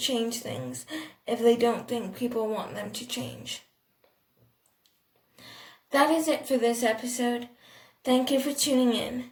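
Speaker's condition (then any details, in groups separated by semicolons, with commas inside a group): Cerebral palsy, athetoid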